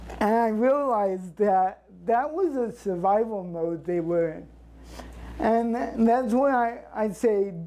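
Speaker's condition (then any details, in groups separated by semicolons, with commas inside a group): Cerebral palsy; since birth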